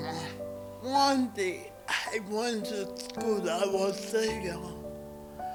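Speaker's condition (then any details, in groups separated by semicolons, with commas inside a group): Cerebral palsy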